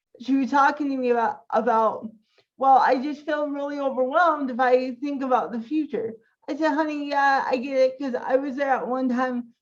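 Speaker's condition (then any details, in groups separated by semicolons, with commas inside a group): Cerebral palsy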